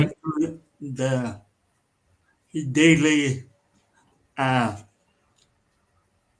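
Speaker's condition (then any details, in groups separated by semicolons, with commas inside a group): Cerebral palsy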